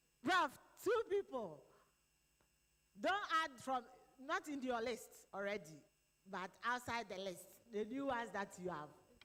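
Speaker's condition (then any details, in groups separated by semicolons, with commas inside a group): No condition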